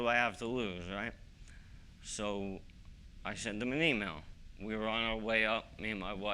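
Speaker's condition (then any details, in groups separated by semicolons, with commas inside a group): ALS; young-adult onset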